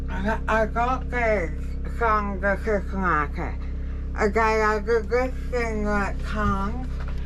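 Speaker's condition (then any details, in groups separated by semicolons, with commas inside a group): Jaw cancer surgery; jaw cancer surgery, tracheostomy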